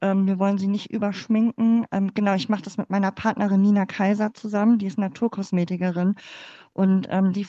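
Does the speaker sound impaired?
Yes: cleft palate; congenital.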